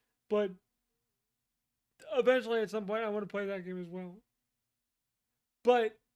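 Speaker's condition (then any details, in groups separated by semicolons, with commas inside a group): Cerebral palsy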